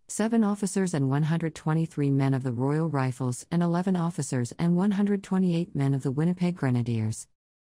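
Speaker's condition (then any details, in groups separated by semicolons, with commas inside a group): No condition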